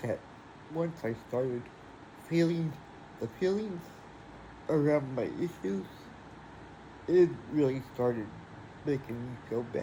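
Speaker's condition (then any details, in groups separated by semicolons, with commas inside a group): Athetoid cerebral palsy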